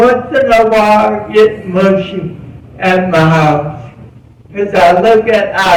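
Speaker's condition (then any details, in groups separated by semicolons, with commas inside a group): Cerebral palsy; present from birth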